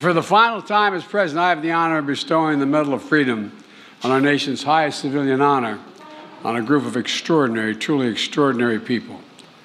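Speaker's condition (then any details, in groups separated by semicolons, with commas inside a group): No condition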